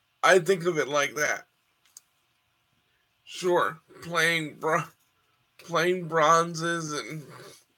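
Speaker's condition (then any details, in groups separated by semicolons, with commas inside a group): Cerebral palsy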